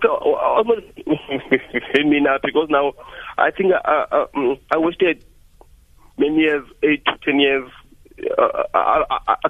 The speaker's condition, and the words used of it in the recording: Stuttering. Like I never stuttered like when you sing.